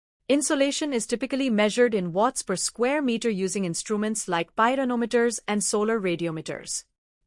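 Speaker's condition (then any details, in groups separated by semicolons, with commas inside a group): No condition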